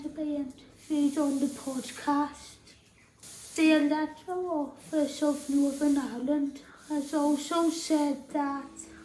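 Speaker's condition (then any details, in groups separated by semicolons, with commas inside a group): Tracheostomy and ventilator dependent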